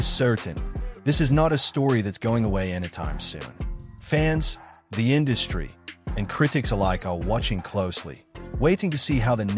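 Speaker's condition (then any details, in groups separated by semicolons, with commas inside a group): No condition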